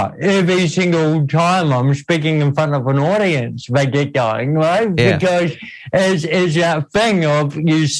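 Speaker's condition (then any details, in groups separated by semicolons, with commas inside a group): Cerebral palsy; noticeably atypical speech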